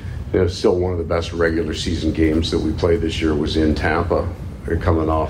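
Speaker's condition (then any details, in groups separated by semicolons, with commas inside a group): No condition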